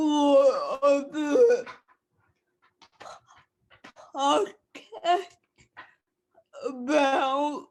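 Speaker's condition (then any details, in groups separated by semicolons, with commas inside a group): Cerebral palsy; speech affected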